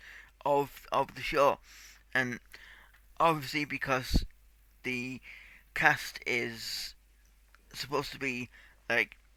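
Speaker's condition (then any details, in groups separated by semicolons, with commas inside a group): Cerebral palsy; tight muscles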